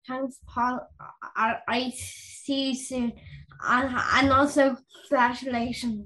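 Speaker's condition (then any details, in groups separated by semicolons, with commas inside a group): Down syndrome; extra copy of chromosome 21, present from birth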